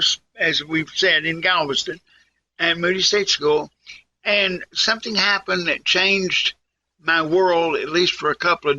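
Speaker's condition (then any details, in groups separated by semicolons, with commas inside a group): Cerebral palsy; can still talk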